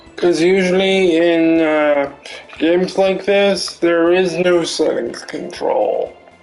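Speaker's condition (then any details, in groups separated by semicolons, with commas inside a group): Cerebral palsy; affects limbs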